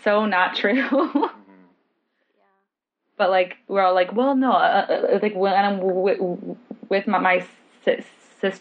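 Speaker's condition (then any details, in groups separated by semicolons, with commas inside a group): Stuttering; therapy over past 3 years: fluency shaping, stuttering modification, voluntary stuttering, subway talks with strangers; stutters while ordering; repeated sounds, prolonged sounds, blocks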